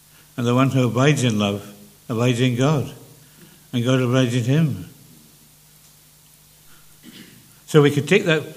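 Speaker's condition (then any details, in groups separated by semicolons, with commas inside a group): Parkinson's; less clear than before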